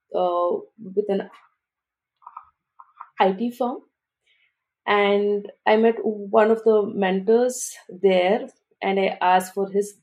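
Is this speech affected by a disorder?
Yes: stuttering; stuttering since about age 3, grew up in India speaking Telugu, English and Hindi; variable, some days fluent even in stand-up meetings, other days hard to get words out; blocks and pauses, hard syllables and phonics trigger blocks, nervous in groups; here prolonged sounds.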